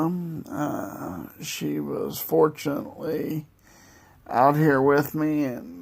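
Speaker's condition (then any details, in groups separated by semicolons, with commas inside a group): Multiple sclerosis; wheelchair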